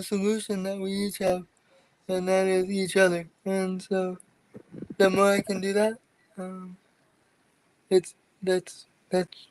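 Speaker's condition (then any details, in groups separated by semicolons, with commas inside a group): Cerebral palsy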